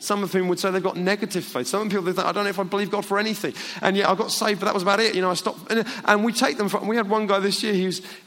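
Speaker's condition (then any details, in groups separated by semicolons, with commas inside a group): No condition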